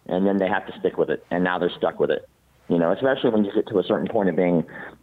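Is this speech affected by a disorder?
Yes: cleft palate; congenital.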